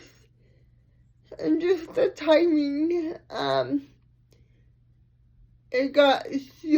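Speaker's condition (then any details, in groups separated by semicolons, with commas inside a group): Cerebral palsy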